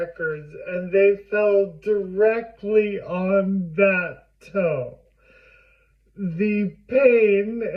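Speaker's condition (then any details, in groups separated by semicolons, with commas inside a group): Primary lateral sclerosis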